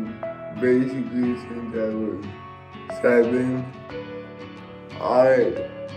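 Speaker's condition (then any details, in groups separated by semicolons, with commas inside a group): Cerebral palsy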